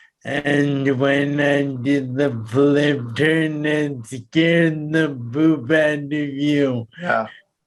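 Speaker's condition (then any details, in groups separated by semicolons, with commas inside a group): Traumatic brain injury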